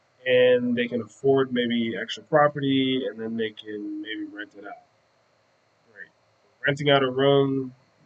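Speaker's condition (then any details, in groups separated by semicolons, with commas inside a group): No condition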